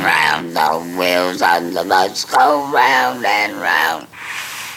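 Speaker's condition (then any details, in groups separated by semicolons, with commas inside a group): Laryngectomy after smoking-caused cancer; voice box removed; original voice lost, grandson has only heard current post-removal voice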